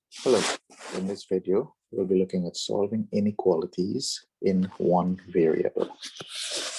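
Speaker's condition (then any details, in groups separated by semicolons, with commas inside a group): No condition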